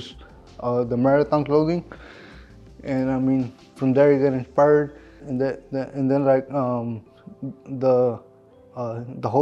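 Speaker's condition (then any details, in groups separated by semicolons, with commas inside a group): Cerebral palsy; cerebral palsy, premature birth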